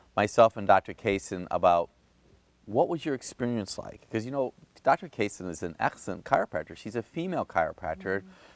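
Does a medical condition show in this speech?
No.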